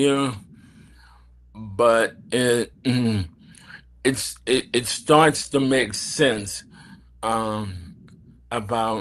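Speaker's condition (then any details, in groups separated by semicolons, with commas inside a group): ALS; early course, affecting speech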